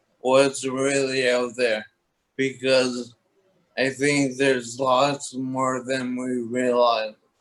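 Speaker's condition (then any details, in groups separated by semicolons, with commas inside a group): Toxic leukoencephalopathy, locked-in syndrome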